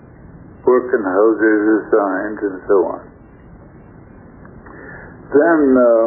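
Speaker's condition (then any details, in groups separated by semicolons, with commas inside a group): Stroke affecting throat muscles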